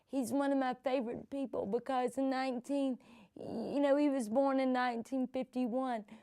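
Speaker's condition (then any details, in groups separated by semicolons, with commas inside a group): Cerebral palsy; present from birth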